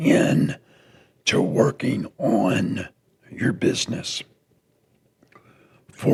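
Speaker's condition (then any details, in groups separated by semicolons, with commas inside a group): Throat cancer; tracheostomy tube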